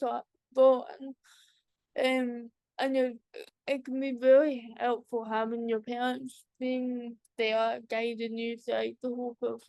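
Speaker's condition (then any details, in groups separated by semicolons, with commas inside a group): Cerebral palsy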